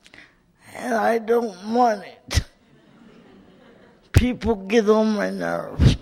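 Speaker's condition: Cerebral palsy; did not get needed physical therapy in childhood

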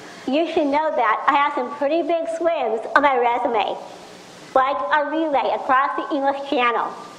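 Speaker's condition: Down syndrome; extra chromosome; speech problems

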